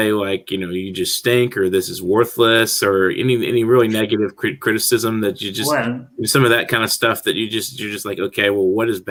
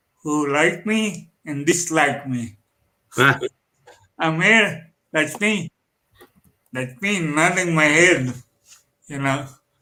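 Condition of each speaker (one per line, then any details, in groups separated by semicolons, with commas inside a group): No condition
Cerebral palsy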